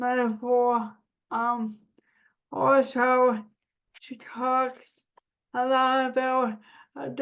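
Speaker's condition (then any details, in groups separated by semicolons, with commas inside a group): Cerebral palsy; spasticity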